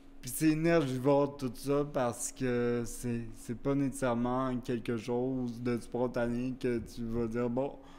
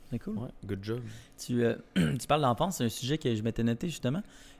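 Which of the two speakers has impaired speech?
The first: cerebral palsy; wheelchair use.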